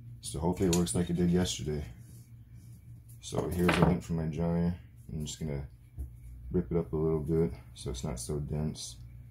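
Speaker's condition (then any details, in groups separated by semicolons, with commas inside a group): No condition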